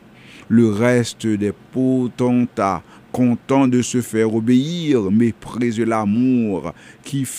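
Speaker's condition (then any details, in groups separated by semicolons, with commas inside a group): No condition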